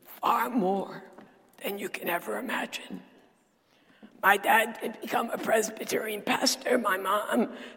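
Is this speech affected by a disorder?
Yes: dysphonia; still preaches with this voice.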